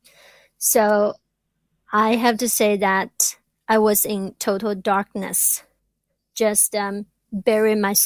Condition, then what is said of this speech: Stuttering. I'm still a person who stutters.